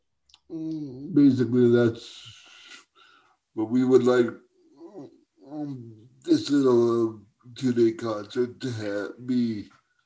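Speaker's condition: Cerebral palsy; gone 6 years

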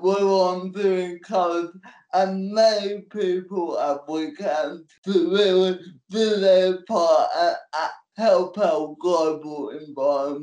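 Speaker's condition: Cerebral palsy; cerebral palsy since birth

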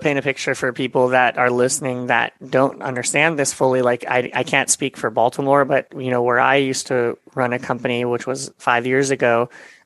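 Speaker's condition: Cleft palate and lip; hip bone grafted into mouth

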